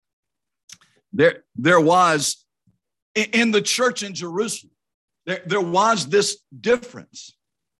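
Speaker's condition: No condition

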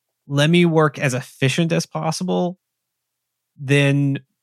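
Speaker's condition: No condition

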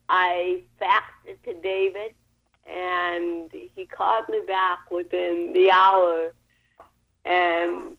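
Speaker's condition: Cerebral palsy; diagnosed at 18 months at UCLA pediatrics, hearing impaired, involuntary movements, spinal cord surgery C1 to C7

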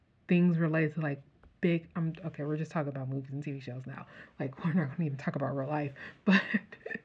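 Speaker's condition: No condition

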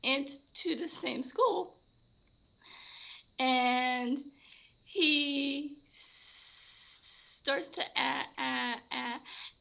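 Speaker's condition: Stuttering; stuttered a lot while talking to coffee shop staff; repeated sounds, blocks

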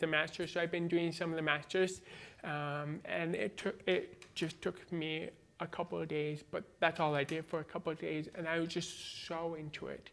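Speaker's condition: Born deaf, cochlear implant, congenital

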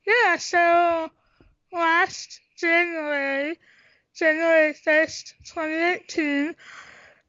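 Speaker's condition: Tracheostomy, cystic hygroma of head and neck; 50-60 surgeries

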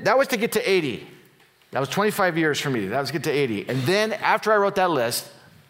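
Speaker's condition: No condition

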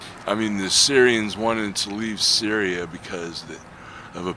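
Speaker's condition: No condition

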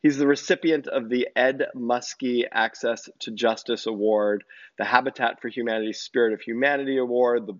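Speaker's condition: No condition

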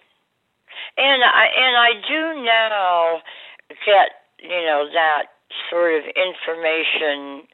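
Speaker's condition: Oral cancer surgery, jaw removal

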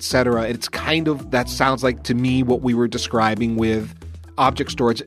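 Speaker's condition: No condition

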